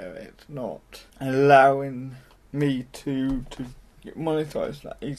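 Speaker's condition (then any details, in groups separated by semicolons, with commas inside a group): Cerebral palsy; mild, affects muscles and speech; slurred, worse when tired, childhood speech therapy, mostly understandable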